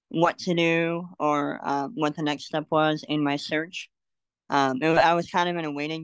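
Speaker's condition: Cleft lip and palate; congenital

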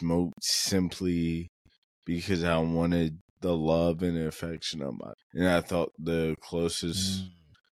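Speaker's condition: Cerebral palsy; muscles needing relaxation

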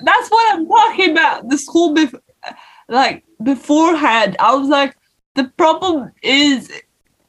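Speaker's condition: Cerebral palsy; non-progressive

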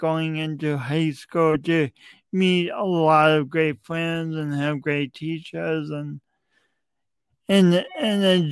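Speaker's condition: Cerebral palsy; speech impediment, comes and goes, avoided speaking in school, finds the words cerebral palsy hard to say

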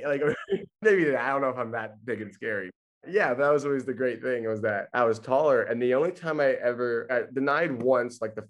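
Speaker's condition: No condition

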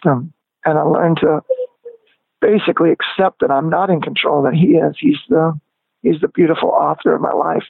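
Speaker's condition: Spasmodic dysphonia; grew weaker

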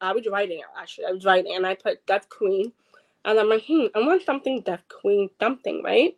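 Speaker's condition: Deafness, acquired at age four; speaks verbally with own voice

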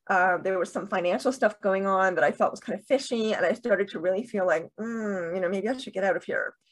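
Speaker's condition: Deafness with cochlear implants, bilateral cochlear implants; uses two cochlear implants

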